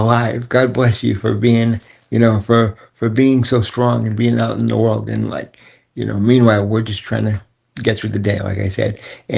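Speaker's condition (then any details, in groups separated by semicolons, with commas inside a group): Cerebral palsy; wheelchair user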